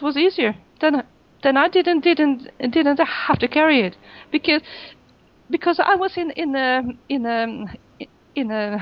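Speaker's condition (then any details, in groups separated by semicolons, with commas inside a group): Stuttering; stutter with silent blocks, freezes, body movements and tics, major stuttering on oral presentations; stutters a lot in this recording, recording stress increases stutter; slow, clear, articulated speech, mostly fluent in English and Swedish, more stuttering in Dutch, German, French; repeated sounds, repeated words, prolonged sounds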